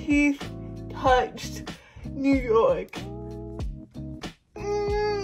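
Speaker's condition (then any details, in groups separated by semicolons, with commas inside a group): Cerebral palsy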